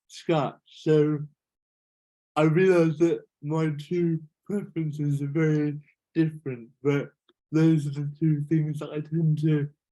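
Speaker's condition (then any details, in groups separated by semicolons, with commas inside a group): Cerebral palsy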